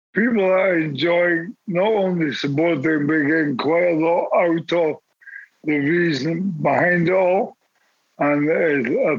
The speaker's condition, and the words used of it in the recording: ALS (motor neuron disease). I'm lucky I'm still living four and a half years in after being diagnosed, still able to speak, eat, drink.